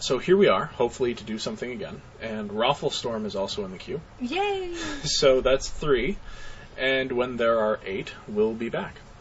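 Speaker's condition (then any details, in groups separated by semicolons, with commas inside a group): No condition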